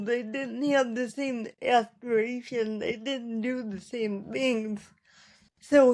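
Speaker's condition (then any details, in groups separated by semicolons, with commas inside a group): Mixed type cerebral palsy; mixed type, from birth, oxygen lack in womb, whole body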